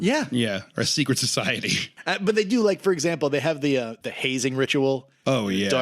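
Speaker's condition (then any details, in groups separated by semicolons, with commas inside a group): No condition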